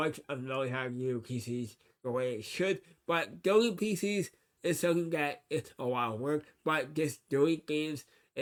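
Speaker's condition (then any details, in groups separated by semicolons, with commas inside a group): Cerebral palsy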